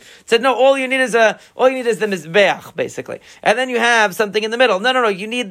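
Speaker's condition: No condition

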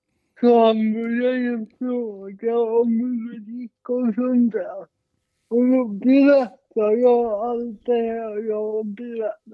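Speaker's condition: Cerebral palsy, mild

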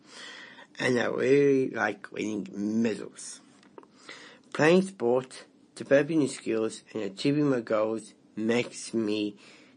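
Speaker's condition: Down syndrome; intellectual disability

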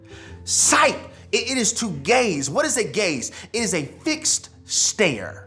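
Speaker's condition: No condition

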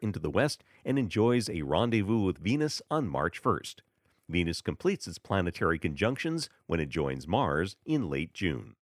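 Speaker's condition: No condition

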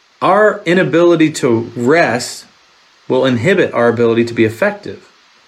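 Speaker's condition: No condition

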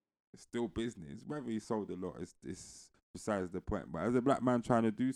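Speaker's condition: No condition

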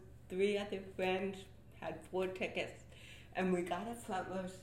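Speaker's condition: Cerebral palsy; athetoid type, born 3 months premature after mother's fall, diagnosed at 18 months at UCLA; visible involuntary athetoid movement

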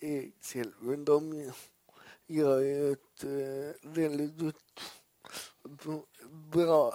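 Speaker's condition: Cerebral palsy; poor balance

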